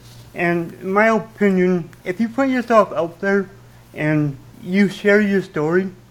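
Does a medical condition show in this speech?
Yes: cerebral palsy with stutter; from birth, surgery on both femurs and right ankle at age 9, legs cut and twisted straighter, relearned walking; fairly significant stutter until recently, learned technique from YouTube video, fillers before known hard words, barely noticeable.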